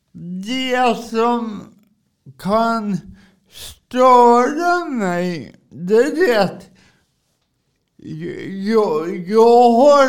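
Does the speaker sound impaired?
Yes: cerebral palsy; from birth.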